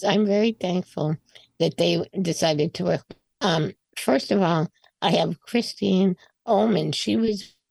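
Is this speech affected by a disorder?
Yes: spinal muscular atrophy type 2; from birth, slightly progressive since 20s, arms less mobile, power chair from 12, sensation unaffected; on oral breakthrough medication strengthening motor neurons; hard time talking before medication, breathing, speaking, singing now stronger.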